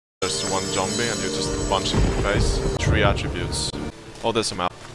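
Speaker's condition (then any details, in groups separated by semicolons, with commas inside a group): No condition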